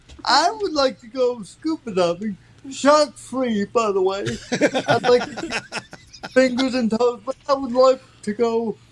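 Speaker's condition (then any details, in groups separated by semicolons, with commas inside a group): Cerebral palsy; from birth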